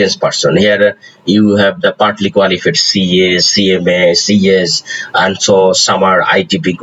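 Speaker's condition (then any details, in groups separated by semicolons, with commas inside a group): No condition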